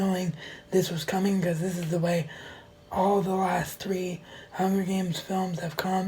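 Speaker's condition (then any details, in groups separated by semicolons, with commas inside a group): Cerebral palsy; wheelchair bound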